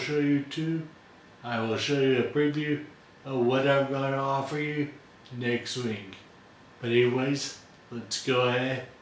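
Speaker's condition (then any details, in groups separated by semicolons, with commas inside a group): Friedreich's ataxia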